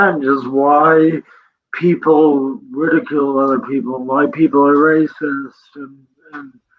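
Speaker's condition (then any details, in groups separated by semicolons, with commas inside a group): Cerebral palsy; present from birth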